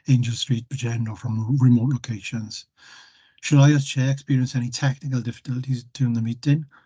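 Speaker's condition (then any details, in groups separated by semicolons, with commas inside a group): No condition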